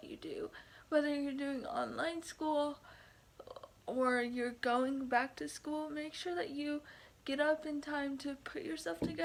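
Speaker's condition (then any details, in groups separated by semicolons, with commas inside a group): Cerebral palsy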